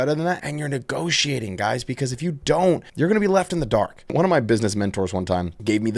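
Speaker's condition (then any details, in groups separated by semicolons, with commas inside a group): No condition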